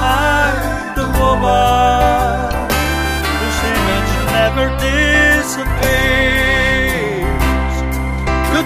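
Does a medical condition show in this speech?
No.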